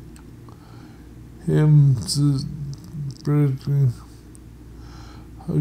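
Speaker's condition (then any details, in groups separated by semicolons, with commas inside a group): Multiple sclerosis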